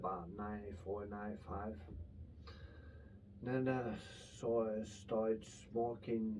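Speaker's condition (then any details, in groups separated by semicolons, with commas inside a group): Brain infection with surgery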